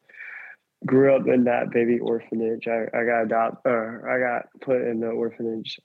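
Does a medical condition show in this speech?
Yes: cleft lip and palate; congenital.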